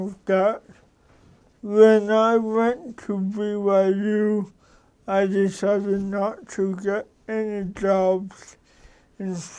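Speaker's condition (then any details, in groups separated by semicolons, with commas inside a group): Cerebral palsy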